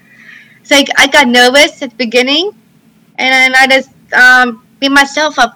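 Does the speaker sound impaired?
Yes: Down syndrome; congenital.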